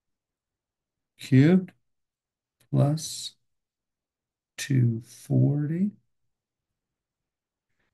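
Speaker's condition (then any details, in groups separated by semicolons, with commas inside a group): No condition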